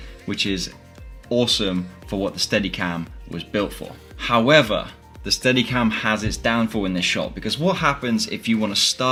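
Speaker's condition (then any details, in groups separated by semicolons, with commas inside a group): No condition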